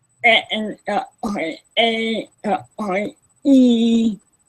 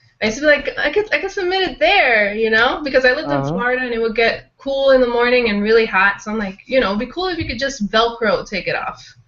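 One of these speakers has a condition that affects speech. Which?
The first: cerebral palsy; taking medication.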